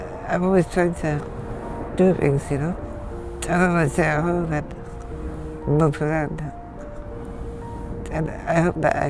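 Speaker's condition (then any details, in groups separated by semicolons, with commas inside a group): Duchenne muscular dystrophy; genetic, progressive muscle weakness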